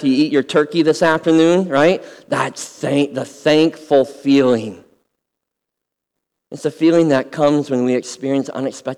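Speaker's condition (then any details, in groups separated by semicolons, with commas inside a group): Cleft lip and palate; congenital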